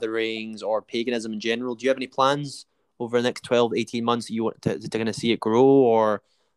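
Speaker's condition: No condition

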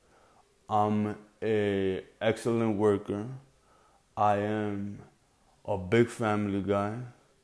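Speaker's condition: Cerebral palsy; present from birth

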